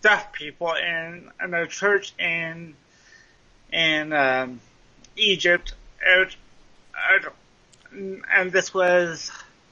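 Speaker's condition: Cerebral palsy, mild; speech impediment, sounds like Wendy's drive-through speaker box, may sound drunk

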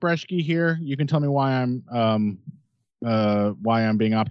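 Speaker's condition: No condition

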